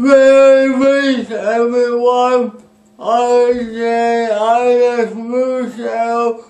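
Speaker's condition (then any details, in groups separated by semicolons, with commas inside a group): Speech impairment after birth surgery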